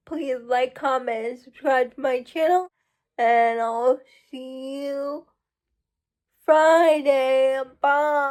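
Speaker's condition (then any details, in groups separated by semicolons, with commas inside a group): Cerebral palsy; uses wheelchair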